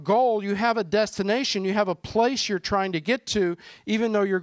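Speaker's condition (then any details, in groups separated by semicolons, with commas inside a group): No condition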